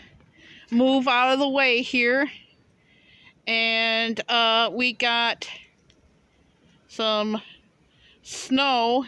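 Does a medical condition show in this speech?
No.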